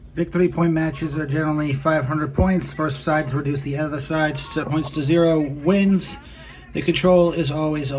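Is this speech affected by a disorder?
No.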